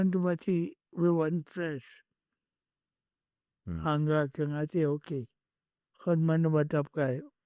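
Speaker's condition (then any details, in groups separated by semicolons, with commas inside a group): Cerebral palsy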